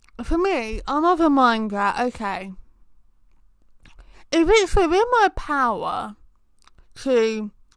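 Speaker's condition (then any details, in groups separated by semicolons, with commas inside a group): Tongue cancer; oral cancer starting as tongue patch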